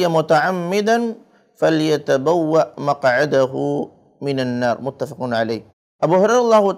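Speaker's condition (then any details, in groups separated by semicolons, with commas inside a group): No condition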